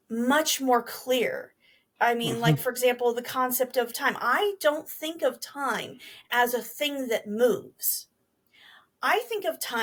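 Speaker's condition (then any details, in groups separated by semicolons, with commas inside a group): No condition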